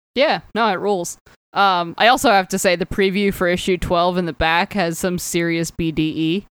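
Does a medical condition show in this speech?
No.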